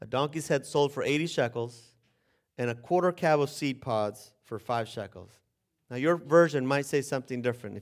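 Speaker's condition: No condition

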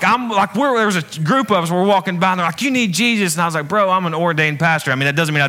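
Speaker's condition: No condition

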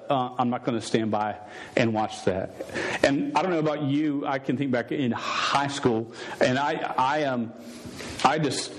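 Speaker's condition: Stuttering; long-standing stutter, present over 24 years, once fought calling to teach because unable to talk; says words would come out all wrong and different if he tried witnessing speech; repeated words, prolonged sounds

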